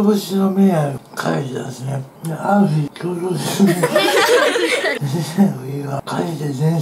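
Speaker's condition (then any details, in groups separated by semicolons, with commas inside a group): Tongue cancer, partial glossectomy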